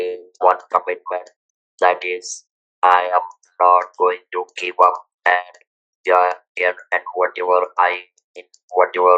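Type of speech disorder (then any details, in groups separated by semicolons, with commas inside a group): Electrolarynx speech; throat cancer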